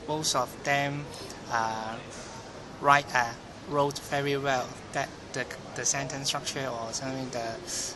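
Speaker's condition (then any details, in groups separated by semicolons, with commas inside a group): No condition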